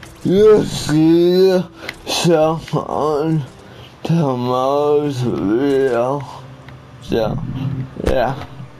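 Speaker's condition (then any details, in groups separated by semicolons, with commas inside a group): Cerebral palsy; atypical speech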